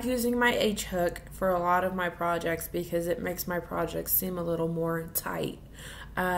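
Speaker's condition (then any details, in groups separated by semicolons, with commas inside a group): No condition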